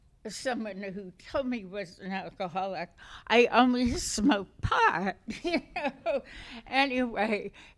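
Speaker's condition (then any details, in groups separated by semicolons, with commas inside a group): Essential tremor; may be hard to understand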